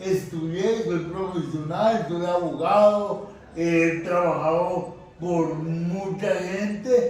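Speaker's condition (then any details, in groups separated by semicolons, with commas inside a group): Cerebral palsy; difficulty speaking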